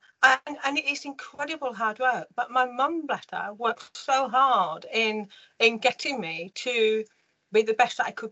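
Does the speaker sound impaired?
Yes: profound deafness; congenital, undiagnosed until age four, chest-worn hearing aid box from age four, considered for cochlear implant; about 5% hearing one ear, 1% other, close to losing remaining 1%; delayed speech development, mother taught tongue and mouth placement by feeling buzzing, speech good but sounds short-tongued.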